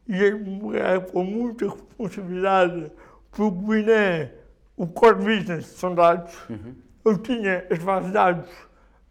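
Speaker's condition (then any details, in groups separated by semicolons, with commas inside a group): Cerebral palsy; not a disease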